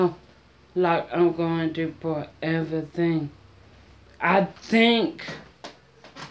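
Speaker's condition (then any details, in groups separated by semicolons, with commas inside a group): Mild cerebral palsy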